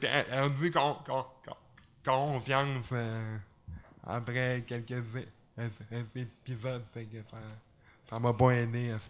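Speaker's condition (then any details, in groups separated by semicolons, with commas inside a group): Cerebral palsy; uses crutches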